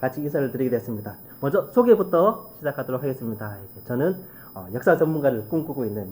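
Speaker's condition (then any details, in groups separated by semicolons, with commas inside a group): No condition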